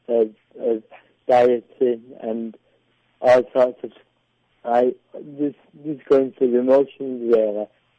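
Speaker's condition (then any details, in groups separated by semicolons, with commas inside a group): Cerebral palsy; diagnosed at birth, delayed developmental milestones, walked with walking frame, predicted lifelong electric wheelchair, prone to rounded shoulders; predicted never to talk, parents paid for speech therapy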